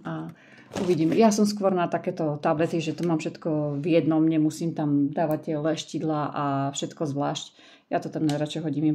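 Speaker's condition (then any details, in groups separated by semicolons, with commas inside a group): No condition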